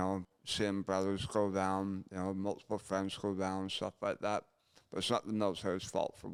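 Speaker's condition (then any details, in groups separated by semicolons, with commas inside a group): Gunshot injury to chin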